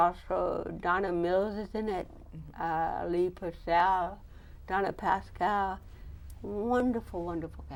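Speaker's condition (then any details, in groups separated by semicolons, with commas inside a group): Cerebral palsy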